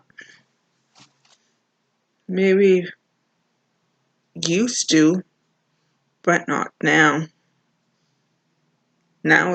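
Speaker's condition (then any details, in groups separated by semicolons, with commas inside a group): Cerebral palsy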